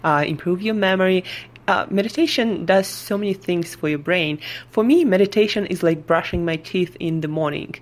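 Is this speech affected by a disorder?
No.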